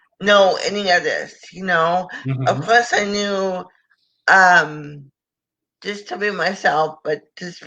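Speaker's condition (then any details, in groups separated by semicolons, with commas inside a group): Cerebral palsy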